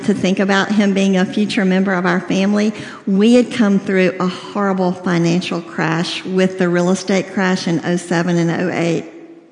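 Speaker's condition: Cleft lip and palate, severe

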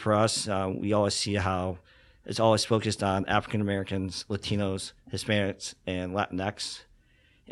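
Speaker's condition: Cleft lip and palate; congenital

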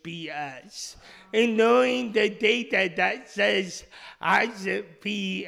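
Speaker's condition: Speech impediment; initially misdiagnosed

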